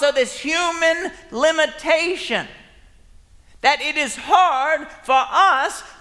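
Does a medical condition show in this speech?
No.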